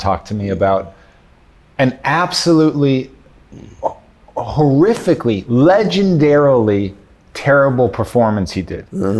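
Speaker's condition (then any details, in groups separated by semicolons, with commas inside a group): No condition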